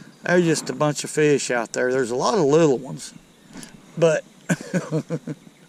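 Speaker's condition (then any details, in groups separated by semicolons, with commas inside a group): No condition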